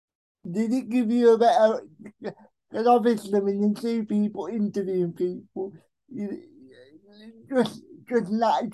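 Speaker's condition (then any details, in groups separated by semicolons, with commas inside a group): Cerebral palsy; expected non-verbal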